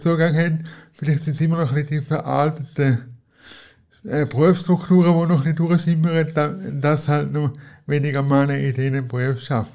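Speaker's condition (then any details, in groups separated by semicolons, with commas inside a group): Cerebral palsy; wheelchair user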